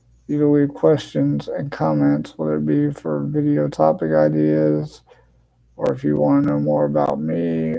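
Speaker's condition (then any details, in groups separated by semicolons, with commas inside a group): Cerebral palsy; has had speech therapy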